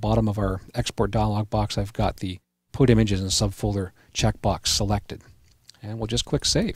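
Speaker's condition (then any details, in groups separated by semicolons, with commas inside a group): No condition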